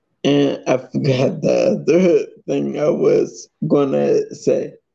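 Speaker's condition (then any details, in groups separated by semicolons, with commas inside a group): Multiple sclerosis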